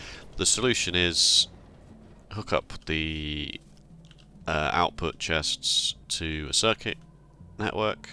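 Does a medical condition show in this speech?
No.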